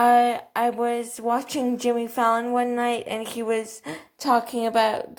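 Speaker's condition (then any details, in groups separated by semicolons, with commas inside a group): Cerebral palsy, athetoid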